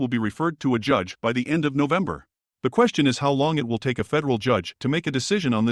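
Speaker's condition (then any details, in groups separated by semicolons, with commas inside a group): No condition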